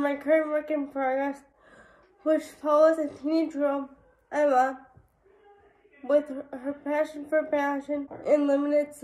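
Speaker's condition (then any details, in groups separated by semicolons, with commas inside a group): Cerebral palsy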